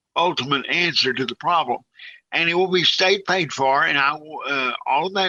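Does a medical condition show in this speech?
Yes: cerebral palsy; severely disabled, wheelchair.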